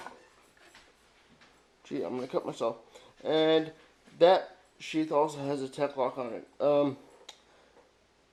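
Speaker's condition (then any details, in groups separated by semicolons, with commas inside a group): Cerebral palsy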